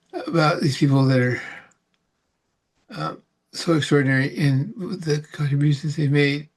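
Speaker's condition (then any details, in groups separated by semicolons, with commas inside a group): Parkinson's; about 18 years since onset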